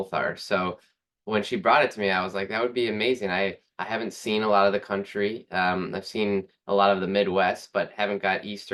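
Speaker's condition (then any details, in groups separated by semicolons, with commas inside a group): No condition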